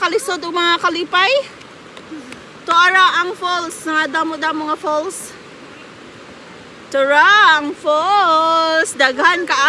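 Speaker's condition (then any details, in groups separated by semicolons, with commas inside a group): No condition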